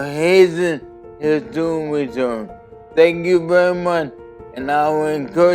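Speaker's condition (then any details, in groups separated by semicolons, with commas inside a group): ALS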